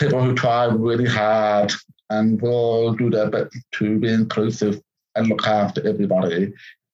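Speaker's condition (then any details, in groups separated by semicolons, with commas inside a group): Profound deafness; congenital, born deaf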